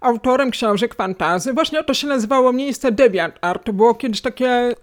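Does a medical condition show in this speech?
Yes: hearing loss, cochlear implant, acquired; lost hearing in adolescence, cochlear implant at age 16, electrodes behind ear, external part, Apple-linked latest model; cannot localize sound direction, must keep refreshing language, iPhone streams directly to implant; two years of rehabilitation to decode words, relearned listening to English, once unable to converse in English.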